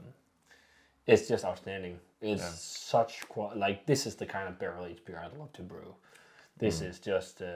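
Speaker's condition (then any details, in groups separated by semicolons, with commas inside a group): No condition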